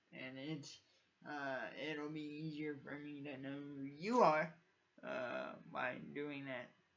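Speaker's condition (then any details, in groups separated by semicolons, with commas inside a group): Cerebral palsy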